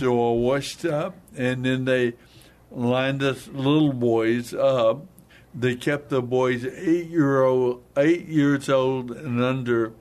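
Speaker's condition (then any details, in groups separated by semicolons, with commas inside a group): Hemorrhagic stroke, hemorrhagic, basal ganglia; about 8 months since stroke, recovering, wrestling way back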